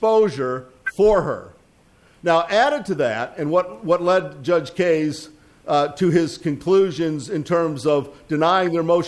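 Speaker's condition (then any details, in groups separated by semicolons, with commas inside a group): No condition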